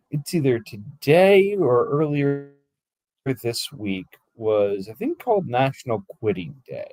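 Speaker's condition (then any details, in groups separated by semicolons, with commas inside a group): No condition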